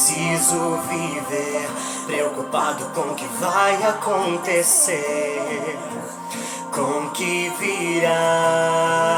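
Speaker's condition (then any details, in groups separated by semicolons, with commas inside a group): No condition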